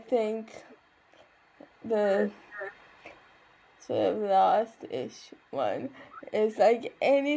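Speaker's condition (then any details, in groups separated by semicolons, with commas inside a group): Cerebral palsy; never walked independently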